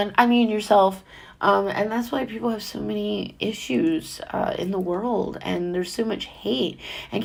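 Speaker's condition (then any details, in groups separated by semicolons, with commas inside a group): No condition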